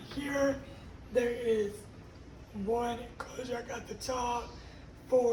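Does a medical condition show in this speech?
Yes: cerebral palsy; uses a wheelchair.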